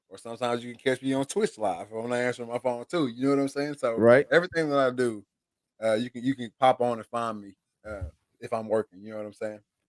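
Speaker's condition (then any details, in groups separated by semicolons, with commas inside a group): No condition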